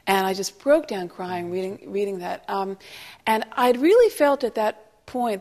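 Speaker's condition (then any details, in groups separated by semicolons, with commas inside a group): No condition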